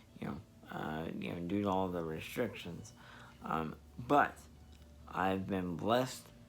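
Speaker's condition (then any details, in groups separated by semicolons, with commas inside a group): Spastic diplegia cerebral palsy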